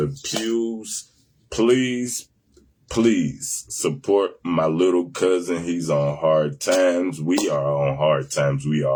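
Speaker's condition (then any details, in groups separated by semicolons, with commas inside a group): No condition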